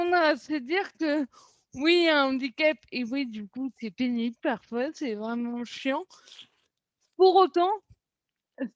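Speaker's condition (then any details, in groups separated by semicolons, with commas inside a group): Cerebral palsy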